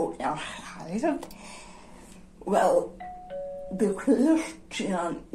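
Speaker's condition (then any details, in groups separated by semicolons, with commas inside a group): Generalized dystonia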